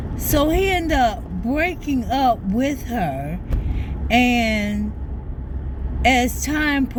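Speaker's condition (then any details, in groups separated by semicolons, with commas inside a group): ALS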